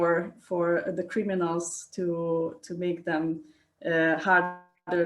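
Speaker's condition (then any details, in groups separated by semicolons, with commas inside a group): No condition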